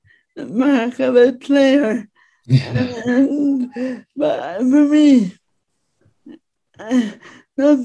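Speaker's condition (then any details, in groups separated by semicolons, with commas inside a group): Speech impediment; speaks in own way without modifying accent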